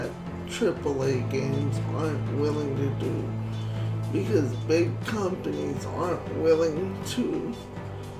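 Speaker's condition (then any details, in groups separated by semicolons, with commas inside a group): Cerebral palsy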